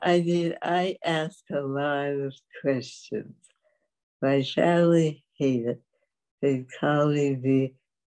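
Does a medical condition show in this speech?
Yes: dystonia; dystonia from age 20, affects walking and speech, right leg kicked left ankle, no cure; speech loss began after UCLA, mute 40 years, typed needs on typewriter, symptoms when speaking.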